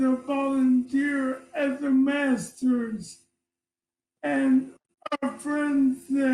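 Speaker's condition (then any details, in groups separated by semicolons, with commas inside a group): ALS; diagnosed age 54, two years since onset, arm onset, leg weakness; voice affected, hard to understand, partner interprets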